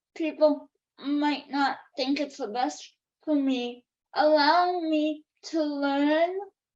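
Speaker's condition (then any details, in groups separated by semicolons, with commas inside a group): Cerebral palsy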